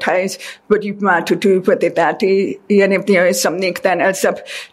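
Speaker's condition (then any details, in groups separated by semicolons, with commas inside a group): Deafness; deaf since childhood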